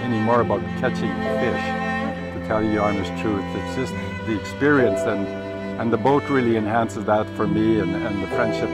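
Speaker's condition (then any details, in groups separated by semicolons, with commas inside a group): No condition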